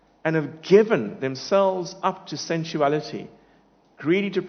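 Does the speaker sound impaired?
No.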